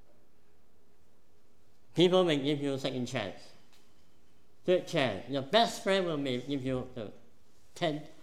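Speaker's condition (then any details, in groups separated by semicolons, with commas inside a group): Cleft palate; present from birth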